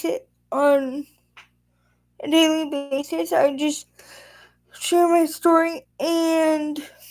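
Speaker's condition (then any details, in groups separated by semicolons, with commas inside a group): Quadriplegic spastic cerebral palsy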